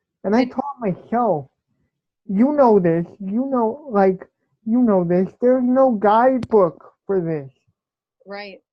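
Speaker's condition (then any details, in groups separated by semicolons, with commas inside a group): Cerebral palsy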